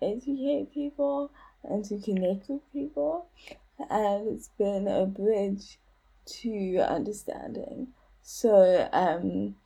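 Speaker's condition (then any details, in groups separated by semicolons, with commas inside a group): Cerebral palsy; age 29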